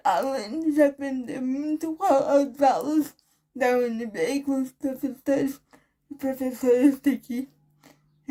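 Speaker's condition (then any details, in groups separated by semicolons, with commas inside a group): Cerebral palsy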